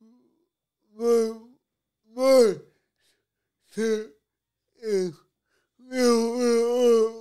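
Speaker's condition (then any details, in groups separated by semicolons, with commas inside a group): Cerebral palsy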